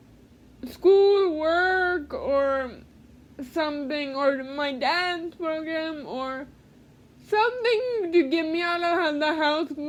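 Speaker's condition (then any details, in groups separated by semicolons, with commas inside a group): Cerebral palsy; speech therapy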